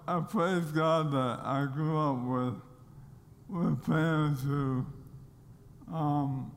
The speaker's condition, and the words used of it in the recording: ALS (motor neuron disease). Yet, I continue to lose things, such as my ability to speak clearly.